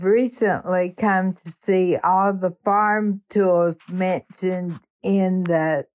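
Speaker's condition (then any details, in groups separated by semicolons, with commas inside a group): ALS; ALS diagnosed about 3.5 years before recording, told to conserve limited lifetime energy supply; quit gym, housework, yard work and choir directing within 9 months; host says her voice itself tells the story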